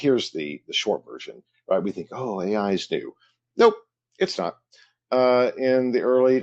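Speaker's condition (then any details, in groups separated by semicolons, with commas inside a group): No condition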